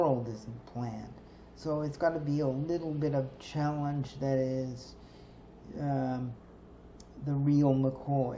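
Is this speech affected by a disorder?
Yes: cerebral palsy; stiff muscles.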